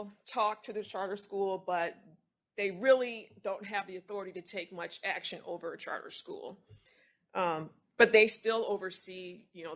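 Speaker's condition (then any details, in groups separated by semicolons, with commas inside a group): No condition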